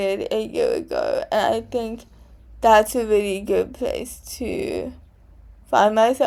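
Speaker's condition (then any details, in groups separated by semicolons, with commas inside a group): Cerebral palsy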